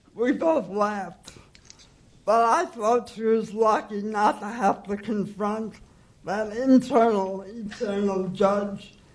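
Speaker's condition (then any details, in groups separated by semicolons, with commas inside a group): Cerebral palsy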